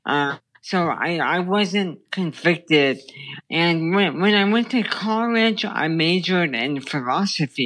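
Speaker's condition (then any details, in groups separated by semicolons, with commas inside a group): Brain stem tumor; inoperable brain stem tumor, childhood onset, radiation at 14, throat surgery; about 30 years since diagnosis, speech, balance, swallowing problems; unclear speech since childhood, hypernasal before surgery, swallowing difficulty, voice therapy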